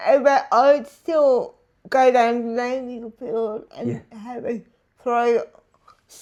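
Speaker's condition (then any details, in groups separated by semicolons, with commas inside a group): Disability affecting speech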